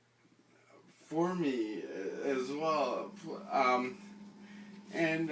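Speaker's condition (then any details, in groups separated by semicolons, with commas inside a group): Ataxia; progressive degenerative, affects walking; significant fatigue; slow speech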